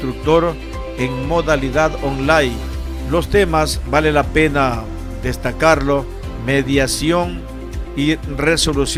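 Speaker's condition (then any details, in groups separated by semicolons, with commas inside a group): No condition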